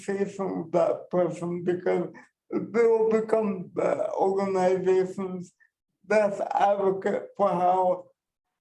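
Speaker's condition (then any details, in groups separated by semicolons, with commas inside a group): Cerebral palsy; power wheelchair user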